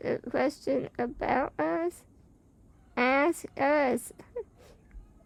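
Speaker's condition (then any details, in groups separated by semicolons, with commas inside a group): Spinal muscular atrophy type 2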